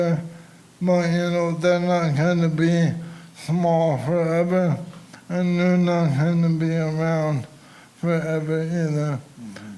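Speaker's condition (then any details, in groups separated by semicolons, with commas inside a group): ALS; cannot control emotions, crying partly from condition; uses AI voice clone, types speech, dislikes own voice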